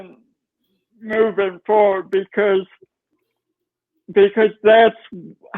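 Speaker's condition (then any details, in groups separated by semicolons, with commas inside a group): Cerebral palsy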